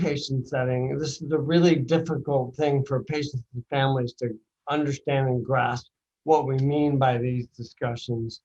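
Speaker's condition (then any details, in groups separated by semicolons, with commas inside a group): Bulbar onset ALS, mild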